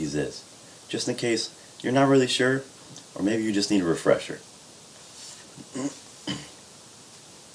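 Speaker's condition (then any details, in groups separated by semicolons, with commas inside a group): No condition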